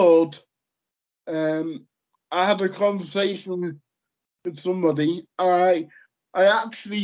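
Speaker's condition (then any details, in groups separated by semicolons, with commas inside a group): Cerebral palsy; lifelong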